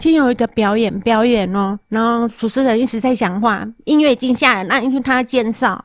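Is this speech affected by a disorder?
Yes: moderate-to-severe hearing loss; wears hearing aids, car accident with seven days bedridden, rehabilitation to dance again.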